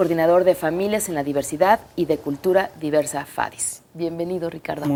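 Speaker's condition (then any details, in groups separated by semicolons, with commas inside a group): No condition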